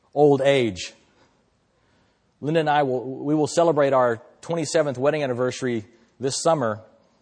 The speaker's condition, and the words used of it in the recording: No condition.